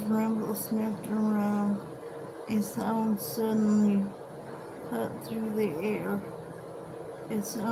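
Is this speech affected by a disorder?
Yes: cerebral palsy.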